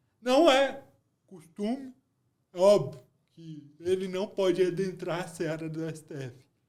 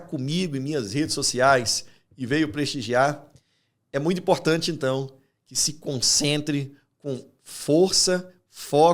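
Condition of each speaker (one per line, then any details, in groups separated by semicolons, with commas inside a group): Cerebral palsy; low brain oxygen at birth, delayed delivery; over 40 years since onset
No condition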